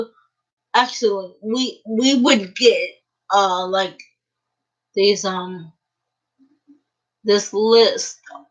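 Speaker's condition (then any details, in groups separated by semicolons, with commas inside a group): Cerebral palsy; uses a wheelchair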